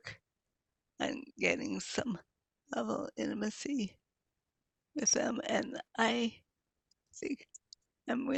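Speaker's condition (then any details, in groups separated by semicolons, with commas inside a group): Multiple sclerosis; progressive form, quadriplegic, wheelchair user; voice had grown faint, used amplifier, weak breathing muscles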